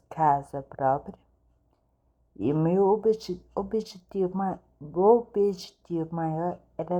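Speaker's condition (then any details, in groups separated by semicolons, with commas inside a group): Cerebellar ataxia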